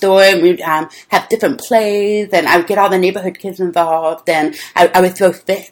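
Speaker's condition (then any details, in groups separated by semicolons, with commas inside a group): Deafness; deaf since childhood; speaks well, learned speech through childhood lessons with visual computer speech feedback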